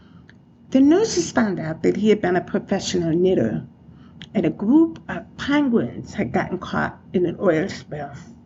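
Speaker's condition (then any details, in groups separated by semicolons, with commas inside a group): Profound deafness, acquired, profound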